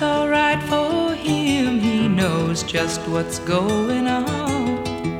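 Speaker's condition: No condition

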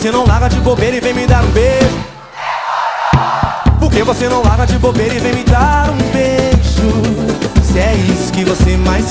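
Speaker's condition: No condition

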